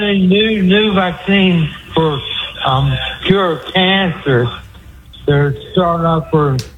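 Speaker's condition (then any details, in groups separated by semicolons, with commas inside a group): Speech impediment; deaf in left ear, past cataract; calling on speakerphone from echoing laundry room, delayed show audio behind; hard to understand, worse over speakerphone in echo room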